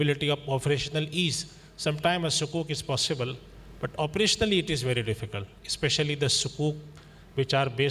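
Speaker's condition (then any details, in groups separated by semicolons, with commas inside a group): No condition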